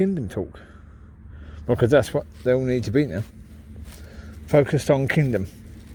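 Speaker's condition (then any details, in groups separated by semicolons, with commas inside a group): No condition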